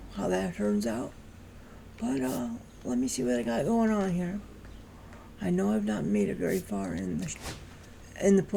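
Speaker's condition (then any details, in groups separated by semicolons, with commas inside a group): Cerebral palsy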